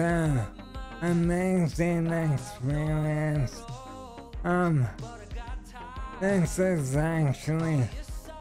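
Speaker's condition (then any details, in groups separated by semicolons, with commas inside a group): ALS; stem cell treatment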